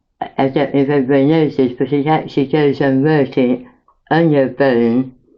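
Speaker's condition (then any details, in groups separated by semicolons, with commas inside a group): Mouth cancer after operations; tracheotomy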